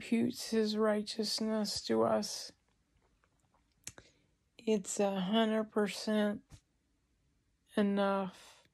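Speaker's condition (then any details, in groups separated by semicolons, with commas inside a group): ALS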